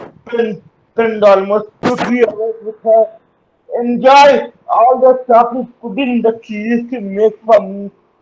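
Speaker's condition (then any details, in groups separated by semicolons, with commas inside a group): Cerebral palsy; uses wheelchair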